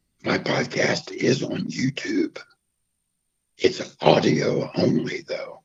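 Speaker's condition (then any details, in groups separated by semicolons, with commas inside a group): Throat cancer, half voicebox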